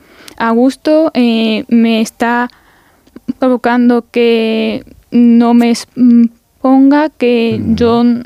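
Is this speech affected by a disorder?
Yes: stuttering; since early childhood, worse in adolescence, at 12 told nothing more could be done; gets stuck when speaking, sometimes answers briefly with just no; here prolonged sounds, blocks.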